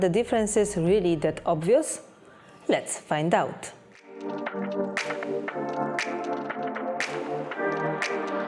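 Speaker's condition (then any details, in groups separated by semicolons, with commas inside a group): No condition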